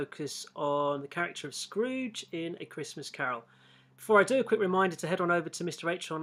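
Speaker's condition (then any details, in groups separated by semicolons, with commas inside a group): No condition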